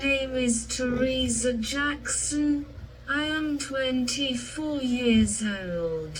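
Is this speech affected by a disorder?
Yes: cerebral palsy.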